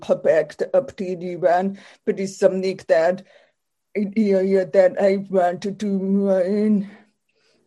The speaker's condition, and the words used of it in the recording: Deafness. I would also share that I'm deaf and I communicate by speaking for myself, and I also communicate using sign language.